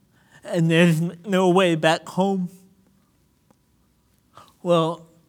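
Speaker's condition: Cerebral palsy; more difficult when nervous

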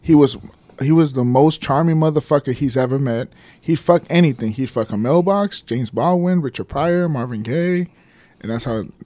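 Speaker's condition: No condition

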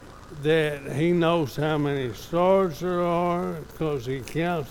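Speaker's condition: ALS; somewhat affected, evident today

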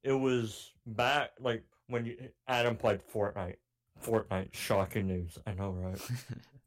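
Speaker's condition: Cleft palate; cleft palate since childhood, surgical repair in childhood; voice sounds deeper than it is, deeper over mic, cannot say certain words, frequent mispronunciations, speech impediment

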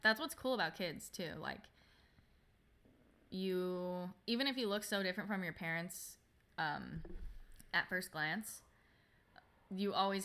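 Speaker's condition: No condition

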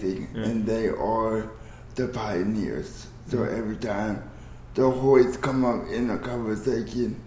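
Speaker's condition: Cerebral palsy

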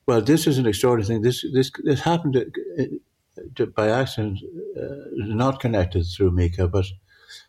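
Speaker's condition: Parkinson's; altered visual perception, difficulty judging near and far, grouped objects merge together

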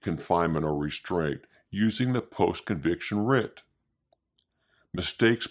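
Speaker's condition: No condition

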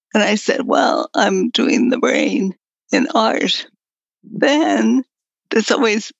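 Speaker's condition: Progressive multiple sclerosis; voice up and down

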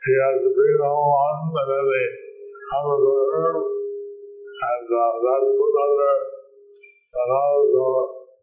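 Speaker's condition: Stroke with facial paralysis; half the face paralyzed; about 15 years since stroke; speech hard for some listeners to understand, another person repeats speech for listeners

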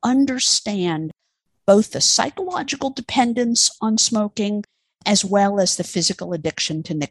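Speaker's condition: No condition

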